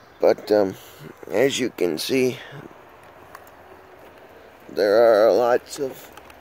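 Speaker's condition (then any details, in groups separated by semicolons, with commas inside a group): Cerebral palsy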